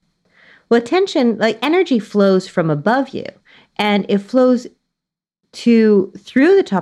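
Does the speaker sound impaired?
No.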